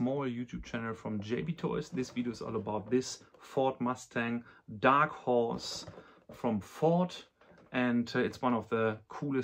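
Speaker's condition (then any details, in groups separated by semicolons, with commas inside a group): No condition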